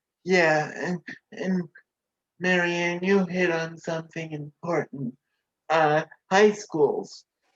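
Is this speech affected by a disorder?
Yes: cerebral palsy.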